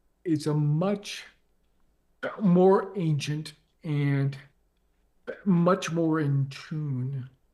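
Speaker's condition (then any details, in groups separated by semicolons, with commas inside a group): ALS; progressive, onset leg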